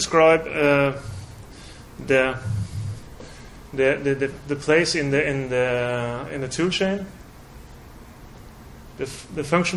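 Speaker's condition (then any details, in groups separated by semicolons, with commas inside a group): No condition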